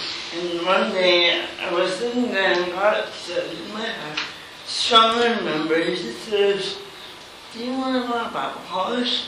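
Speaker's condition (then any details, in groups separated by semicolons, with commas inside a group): Cerebral palsy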